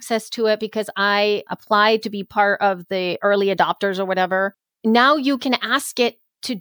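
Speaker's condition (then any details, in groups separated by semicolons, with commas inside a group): No condition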